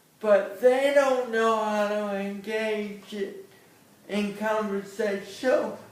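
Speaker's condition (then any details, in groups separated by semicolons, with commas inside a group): Cerebral palsy; since birth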